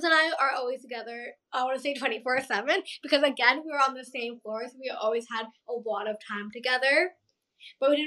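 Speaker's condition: Down syndrome; past speech therapy

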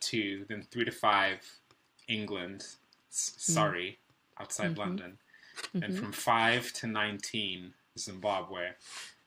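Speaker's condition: No condition

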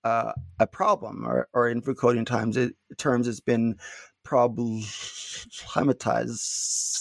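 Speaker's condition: Stuttering; blocks

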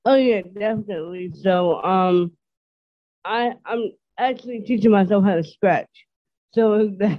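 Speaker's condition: Dysarthria; understandable

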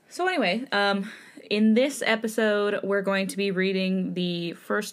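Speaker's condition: No condition

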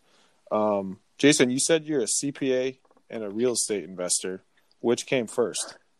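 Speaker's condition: No condition

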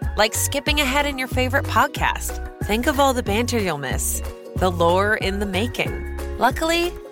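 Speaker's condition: No condition

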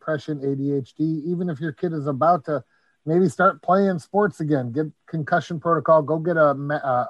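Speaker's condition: No condition

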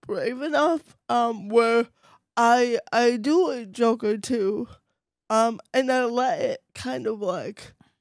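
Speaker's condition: Cerebral palsy, mild

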